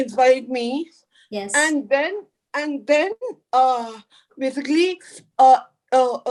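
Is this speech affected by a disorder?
Yes: cerebral palsy; from birth, floppy limbs, poor head control; delayed milestones, walked at age ten; could not talk as a child.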